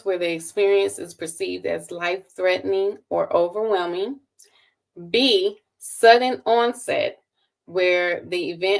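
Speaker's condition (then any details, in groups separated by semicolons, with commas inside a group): No condition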